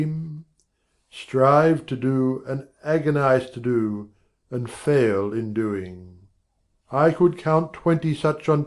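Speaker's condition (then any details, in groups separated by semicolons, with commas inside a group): No condition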